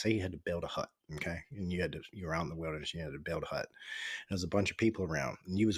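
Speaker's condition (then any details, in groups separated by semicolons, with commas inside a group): No condition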